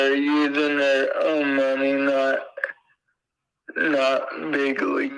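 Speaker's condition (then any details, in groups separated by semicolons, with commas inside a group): Cerebral palsy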